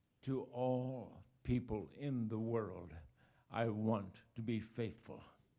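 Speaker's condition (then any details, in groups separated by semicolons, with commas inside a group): ALS; body weakening, 2 years since onset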